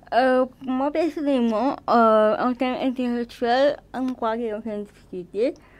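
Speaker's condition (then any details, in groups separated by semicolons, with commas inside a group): Cerebral palsy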